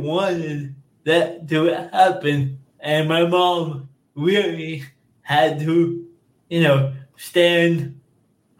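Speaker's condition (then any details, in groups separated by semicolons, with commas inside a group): Cerebral palsy; birth oxygen loss, cord around neck, spasms, limited body control, motor deficits, childhood physical, occupational therapy; mid-range severity, speech impairments, speaks without device; speech therapy from age seven with Jeff in Orlando, school speaking device declined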